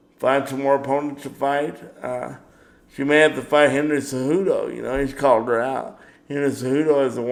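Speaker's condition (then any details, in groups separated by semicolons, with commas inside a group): Cerebral palsy; power wheelchair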